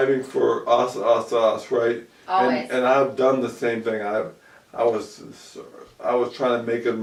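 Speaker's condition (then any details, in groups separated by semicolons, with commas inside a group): ALS; about 2 years since onset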